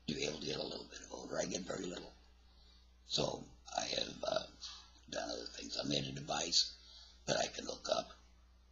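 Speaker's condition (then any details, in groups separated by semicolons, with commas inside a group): Laryngectomy; tracheoesophageal puncture, voice prosthesis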